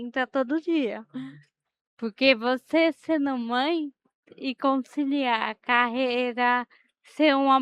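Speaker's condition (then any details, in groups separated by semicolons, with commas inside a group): Cerebral palsy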